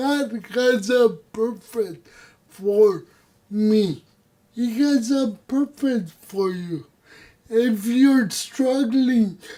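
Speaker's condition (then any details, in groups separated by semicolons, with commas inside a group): Cerebral palsy; voice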